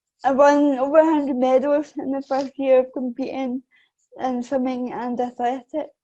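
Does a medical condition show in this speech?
Yes: cerebral palsy; affects balance.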